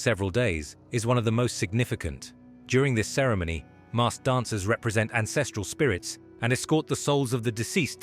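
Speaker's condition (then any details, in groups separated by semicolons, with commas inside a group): No condition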